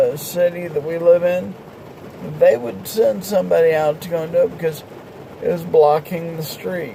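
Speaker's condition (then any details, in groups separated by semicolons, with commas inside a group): Multiple sclerosis; now progressive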